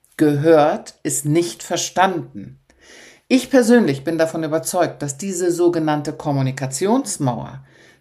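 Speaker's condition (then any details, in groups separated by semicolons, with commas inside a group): No condition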